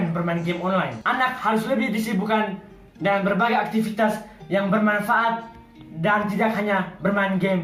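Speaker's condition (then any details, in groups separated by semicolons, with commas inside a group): No condition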